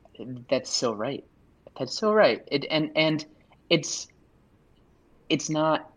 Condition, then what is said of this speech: Stuttering. And also just do it for myself, to just have that confidence that it's a part of me, and that's just how I speak sometimes.